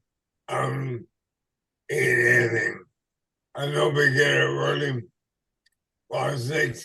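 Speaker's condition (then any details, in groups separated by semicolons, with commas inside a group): ALS/MND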